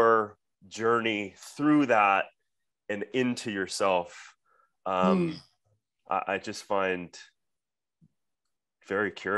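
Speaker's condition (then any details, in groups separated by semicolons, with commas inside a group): No condition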